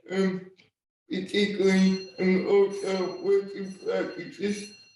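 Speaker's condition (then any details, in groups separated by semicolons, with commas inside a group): Cerebral palsy, spastic and dyskinetic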